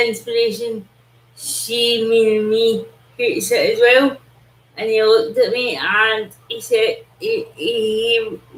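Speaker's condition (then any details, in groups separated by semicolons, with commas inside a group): Cerebral palsy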